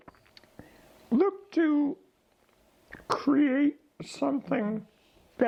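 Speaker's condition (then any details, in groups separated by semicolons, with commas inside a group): ALS; diagnosed about 15 months ago, declining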